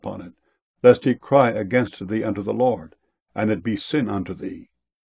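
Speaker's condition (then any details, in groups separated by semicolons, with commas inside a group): No condition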